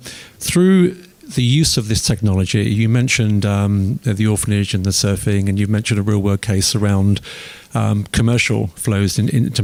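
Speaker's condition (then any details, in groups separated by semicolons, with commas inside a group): No condition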